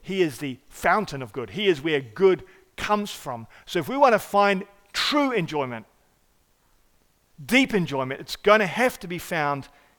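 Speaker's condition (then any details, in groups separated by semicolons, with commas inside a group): No condition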